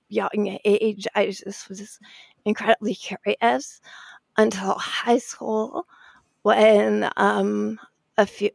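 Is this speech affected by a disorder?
Yes: spasmodic dysphonia; voice may sound like glitching audio, shaky, likened to NPR host Diane Rehm.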